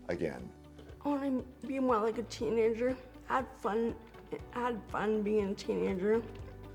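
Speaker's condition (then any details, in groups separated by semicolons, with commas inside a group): Traumatic brain injury; motorcycle accident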